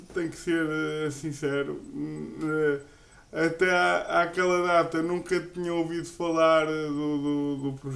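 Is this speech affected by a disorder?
Yes: cerebral palsy; uses a wheelchair.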